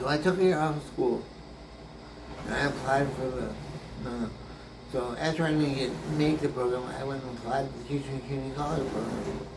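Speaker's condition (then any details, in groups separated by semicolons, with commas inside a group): Brain injury; memory greatly affected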